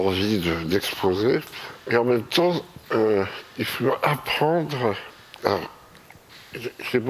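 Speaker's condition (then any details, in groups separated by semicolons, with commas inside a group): Myopathy; caused tetraplegia, wheelchair user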